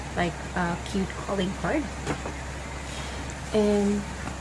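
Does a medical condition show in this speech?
No.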